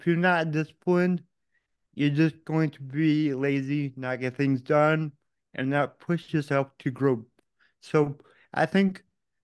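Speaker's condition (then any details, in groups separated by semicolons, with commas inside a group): Cerebral palsy; physical challenges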